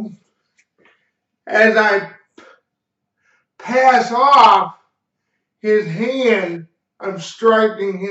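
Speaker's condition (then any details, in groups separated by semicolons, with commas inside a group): Cerebral palsy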